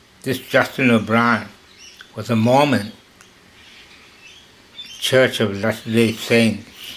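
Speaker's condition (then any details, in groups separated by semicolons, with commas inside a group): Slurred speech from poisoning; hypersalivation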